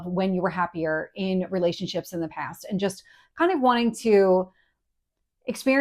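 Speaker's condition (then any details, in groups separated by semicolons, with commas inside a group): No condition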